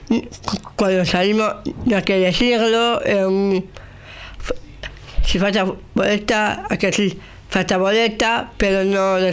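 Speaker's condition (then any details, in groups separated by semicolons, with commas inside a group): Down syndrome; with intellectual disability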